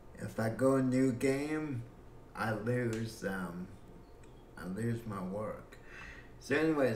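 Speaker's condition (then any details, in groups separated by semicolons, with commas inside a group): Cerebral palsy; breathing fine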